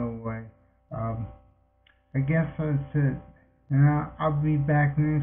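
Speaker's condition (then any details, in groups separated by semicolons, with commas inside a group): Multiple sclerosis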